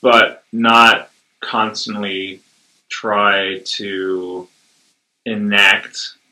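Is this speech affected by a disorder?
Yes: stuttering; tends toward covert stuttering, past speech therapy, deep breathing helps; stuttering holding back less than in previous years; tense throat, jaw and abdomen when stuttering, sometimes fluent for no reason; here prolonged sounds, blocks.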